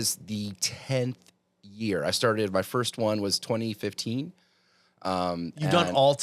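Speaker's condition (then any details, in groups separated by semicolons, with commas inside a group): No condition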